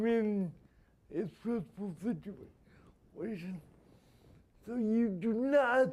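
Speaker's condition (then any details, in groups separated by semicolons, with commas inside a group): Spastic quadriplegia; spasms increase greatly under stress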